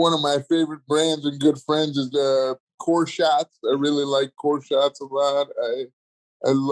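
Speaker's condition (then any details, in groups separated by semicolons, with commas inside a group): Cerebral palsy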